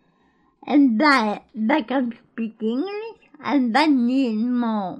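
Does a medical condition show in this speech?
Yes: cerebral palsy; speech problems when young.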